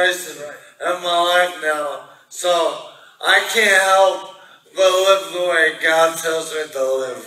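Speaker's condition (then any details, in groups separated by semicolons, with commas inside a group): Brain injury; once unable to speak or breathe, now recovered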